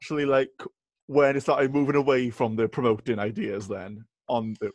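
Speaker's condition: No condition

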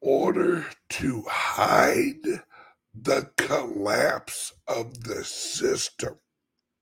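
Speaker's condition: Chronic voice problem; stiff voice box

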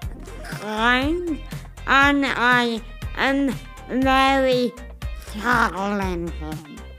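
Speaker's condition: Unnamed condition affecting speech

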